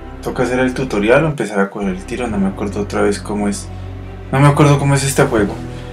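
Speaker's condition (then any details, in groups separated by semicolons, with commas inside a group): No condition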